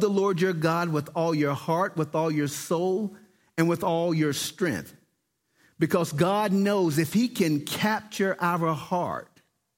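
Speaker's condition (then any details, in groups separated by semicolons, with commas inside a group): No condition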